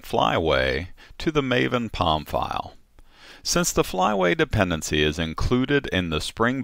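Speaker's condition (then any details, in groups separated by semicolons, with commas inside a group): No condition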